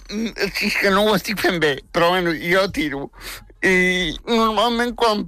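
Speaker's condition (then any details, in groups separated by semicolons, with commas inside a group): Spastic tetraplegic cerebral palsy; very talkative since age 3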